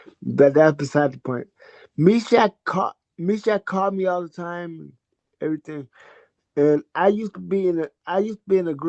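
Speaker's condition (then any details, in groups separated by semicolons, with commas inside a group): Cerebral palsy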